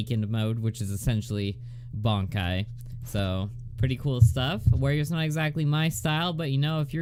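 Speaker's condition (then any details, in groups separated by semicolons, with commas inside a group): No condition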